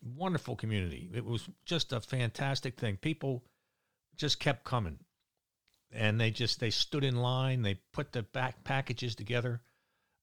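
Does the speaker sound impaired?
No.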